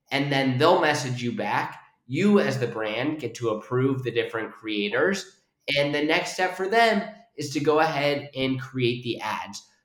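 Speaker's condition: No condition

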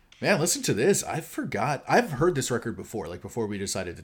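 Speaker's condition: No condition

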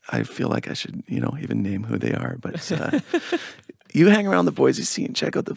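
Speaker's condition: Spasmodic dysphonia; energy healing

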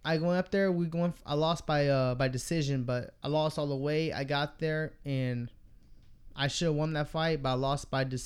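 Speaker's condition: No condition

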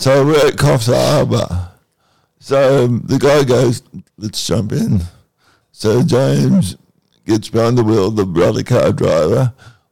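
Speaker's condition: Cerebral palsy; strangers sometimes assume drunkenness

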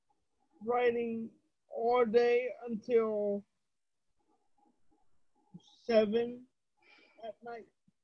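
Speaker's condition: Cerebral palsy; wheelchair user

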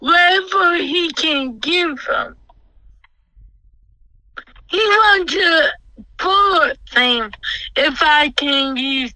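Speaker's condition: Cerebral palsy; doctor told mother of diagnosis

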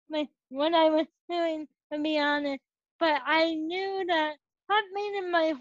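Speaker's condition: Cerebral palsy; age 21

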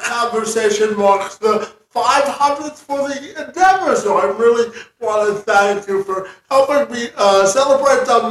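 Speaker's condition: Cerebral palsy, spastic quadriplegia

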